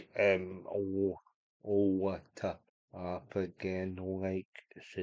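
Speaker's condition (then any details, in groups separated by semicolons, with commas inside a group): Cerebral palsy; unable to walk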